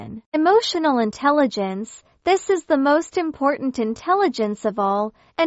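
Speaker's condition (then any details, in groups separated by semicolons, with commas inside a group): No condition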